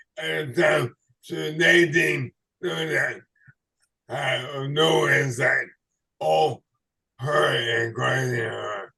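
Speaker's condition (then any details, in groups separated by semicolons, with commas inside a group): ALS/MND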